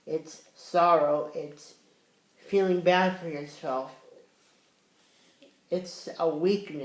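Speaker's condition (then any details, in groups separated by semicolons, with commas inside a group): Cerebral palsy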